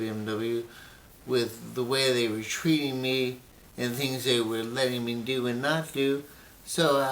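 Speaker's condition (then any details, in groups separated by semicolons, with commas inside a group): Brain injury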